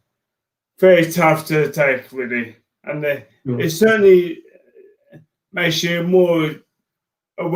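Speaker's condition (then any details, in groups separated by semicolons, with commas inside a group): Motor neurone disease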